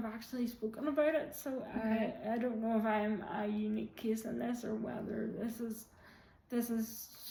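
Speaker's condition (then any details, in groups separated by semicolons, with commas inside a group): Quadriplegic cerebral palsy, severe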